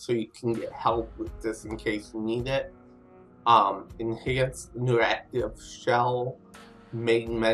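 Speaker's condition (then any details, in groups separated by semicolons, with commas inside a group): Cerebral palsy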